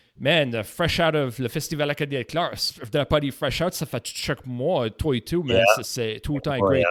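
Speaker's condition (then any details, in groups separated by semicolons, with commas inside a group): No condition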